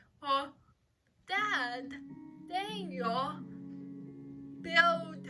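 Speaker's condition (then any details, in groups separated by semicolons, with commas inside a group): Cerebral palsy; uses crutches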